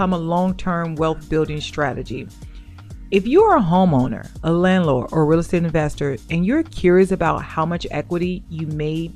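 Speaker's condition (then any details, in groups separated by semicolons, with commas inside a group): No condition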